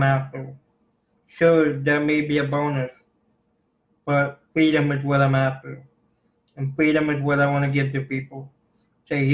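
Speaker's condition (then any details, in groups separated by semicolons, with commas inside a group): Cerebral palsy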